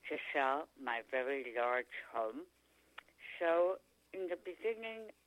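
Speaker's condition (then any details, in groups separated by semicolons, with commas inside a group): Tongue cancer; feeding tube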